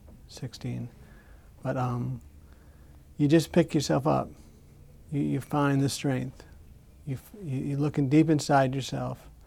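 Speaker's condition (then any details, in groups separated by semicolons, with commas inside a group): Parkinson's disease; diagnosed about 14 years before recording; some speech issues, ice water harms vocal cords, drinks warm water, speech therapy judged unnecessary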